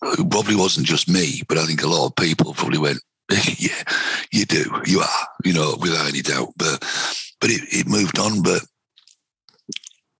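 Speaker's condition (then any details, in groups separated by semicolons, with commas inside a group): Vocal cord cancer, head and neck cancer, right vocal cord; normal voice kept, earlier voice croaky, weak, vanishing, breathing restricted, night choking, difficult intubation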